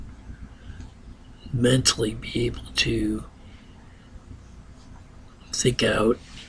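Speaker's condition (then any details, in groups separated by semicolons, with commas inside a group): Ataxia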